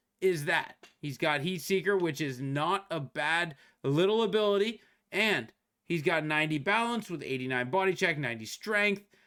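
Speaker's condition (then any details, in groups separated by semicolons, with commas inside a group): No condition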